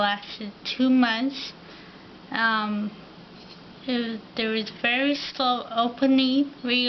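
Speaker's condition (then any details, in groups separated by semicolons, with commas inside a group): Ataxia; affects mouth and tongue coordination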